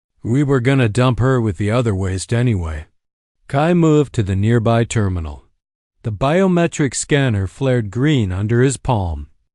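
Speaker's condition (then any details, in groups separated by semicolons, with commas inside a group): No condition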